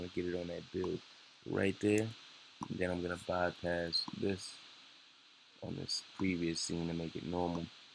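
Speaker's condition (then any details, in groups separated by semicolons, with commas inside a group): No condition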